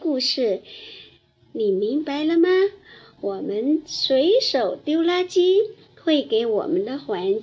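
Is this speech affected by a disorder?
No.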